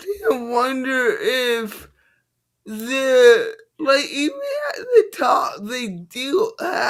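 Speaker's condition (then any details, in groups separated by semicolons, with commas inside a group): Cerebral palsy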